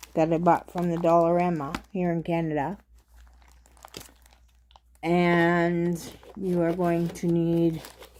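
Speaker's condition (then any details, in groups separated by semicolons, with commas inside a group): Cerebral palsy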